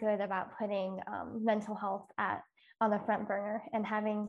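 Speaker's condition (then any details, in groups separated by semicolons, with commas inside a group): Cleft lip and palate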